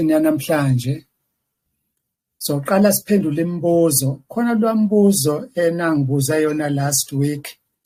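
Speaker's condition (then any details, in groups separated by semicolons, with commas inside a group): No condition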